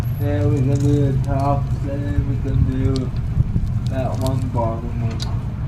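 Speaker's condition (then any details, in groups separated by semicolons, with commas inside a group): Cerebral palsy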